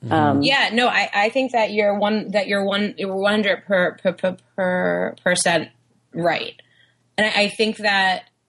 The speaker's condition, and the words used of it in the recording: Stuttering. My stuttering has been out of control.